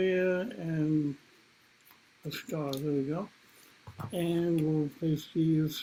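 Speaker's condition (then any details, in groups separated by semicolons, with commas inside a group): Cerebral palsy; from birth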